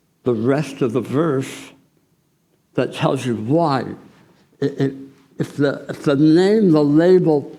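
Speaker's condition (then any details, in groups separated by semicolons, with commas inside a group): Tongue cancer surgery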